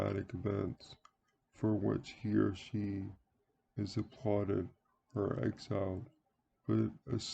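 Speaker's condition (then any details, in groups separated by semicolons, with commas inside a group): Cerebral palsy; wheelchair user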